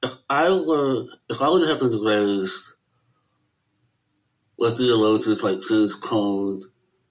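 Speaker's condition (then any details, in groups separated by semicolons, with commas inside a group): Möbius syndrome; no facial nerve control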